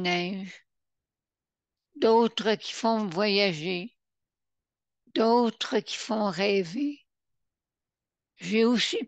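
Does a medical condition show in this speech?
Yes: Parkinson's disease; began with one-hand tremor; about 16 years since diagnosis, symptoms 22 years earlier; vocal cords may fail, some difficulty expressing herself.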